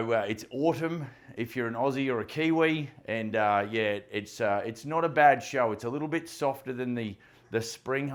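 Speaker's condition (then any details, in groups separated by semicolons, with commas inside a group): No condition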